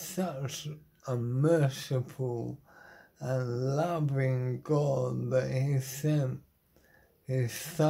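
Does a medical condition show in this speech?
Yes: motor neuron disease; terminal; body failing.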